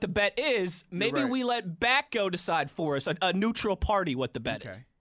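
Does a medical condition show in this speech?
No.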